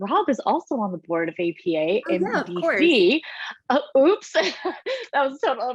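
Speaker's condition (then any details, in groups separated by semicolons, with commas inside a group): No condition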